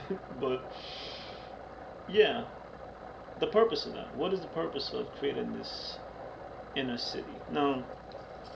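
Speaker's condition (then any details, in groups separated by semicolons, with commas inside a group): No condition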